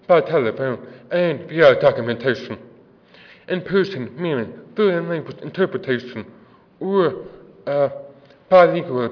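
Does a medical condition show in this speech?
Yes: deafness; works with interpreters; deaf accent, offers to repeat if not understood.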